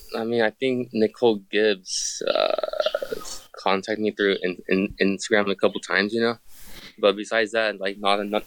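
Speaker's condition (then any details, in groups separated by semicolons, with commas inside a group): Stuttering; onset at a young age, always a problem growing up; still stutters; repeated sounds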